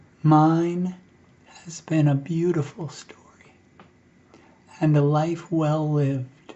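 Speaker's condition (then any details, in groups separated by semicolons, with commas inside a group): ALS; neurodegenerative, physical function lost; diagnosed a few years ago, loss of physical function, near end of life; struggles to breathe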